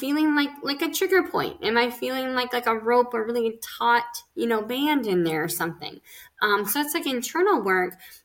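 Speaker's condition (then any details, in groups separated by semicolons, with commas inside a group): Cleft lip and palate; physical therapy after graft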